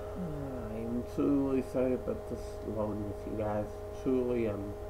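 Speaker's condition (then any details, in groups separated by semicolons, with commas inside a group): Cerebral palsy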